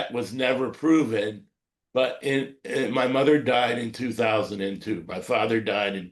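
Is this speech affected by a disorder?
Yes: cerebral palsy.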